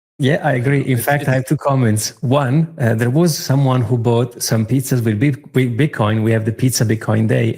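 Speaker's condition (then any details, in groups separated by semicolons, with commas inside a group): No condition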